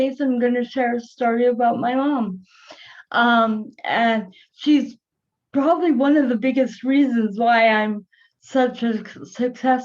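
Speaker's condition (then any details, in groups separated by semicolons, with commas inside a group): Cerebral palsy; early difficulty forming words, learned by mimicry, no speech therapy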